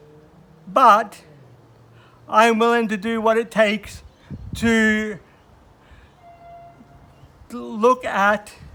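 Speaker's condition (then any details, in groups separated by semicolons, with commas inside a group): Cerebral palsy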